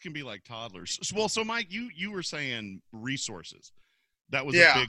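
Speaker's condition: No condition

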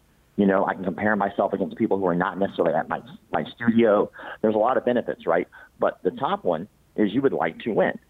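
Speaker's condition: Cleft palate; congenital

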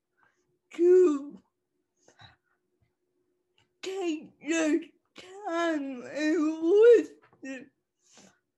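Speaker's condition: Cerebral palsy; cerebral palsy since childhood

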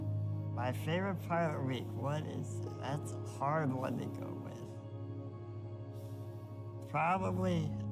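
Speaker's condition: Duchenne muscular dystrophy; progressive weakness destroying all muscles

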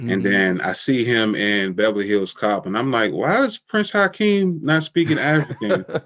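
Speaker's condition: No condition

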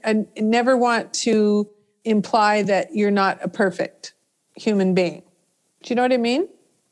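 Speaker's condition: No condition

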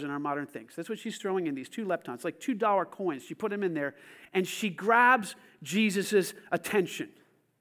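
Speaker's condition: No condition

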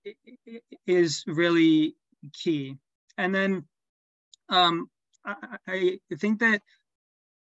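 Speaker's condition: Stuttering; developmental stuttering, onset at age 7 just before first grade, extended family history; age 24, about 17 years since onset, no longer afraid of stuttering; still stutters, grew more prominent in childhood, formerly avoided speaking, past fluency-technique therapy with breathing, later acceptance therapy with Josh, tried psychiatrist-prescribed stuttering medication; repeated sounds

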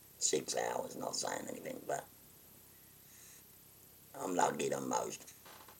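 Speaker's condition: Total laryngectomy; total laryngectomy by Mr. Tagar

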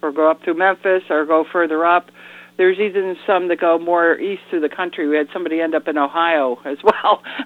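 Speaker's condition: No condition

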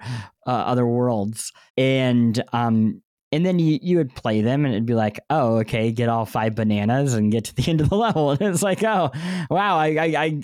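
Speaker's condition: Cleft lip and palate; bandaged

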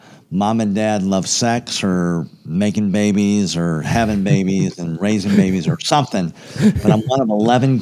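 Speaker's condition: Cleft palate; congenital, very severe, not expected to live beyond a week, mouth and whole face not together; quiet as a child, stuttered when nervous

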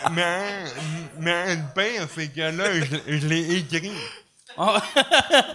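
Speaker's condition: Cerebral palsy with stuttering; movement affected; scripted stuttering jokes, once rejected at audition for stuttering too much, later unnoticed

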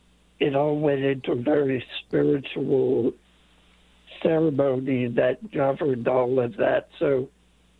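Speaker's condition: Late-onset Pompe disease; physical activity limited

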